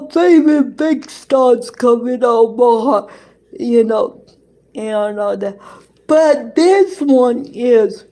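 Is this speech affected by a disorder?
Yes: cerebral palsy; present from birth.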